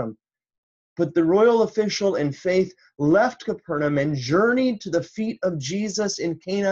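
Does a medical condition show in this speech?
No.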